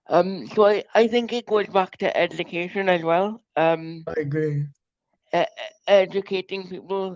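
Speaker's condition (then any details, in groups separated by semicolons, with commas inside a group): Cerebral palsy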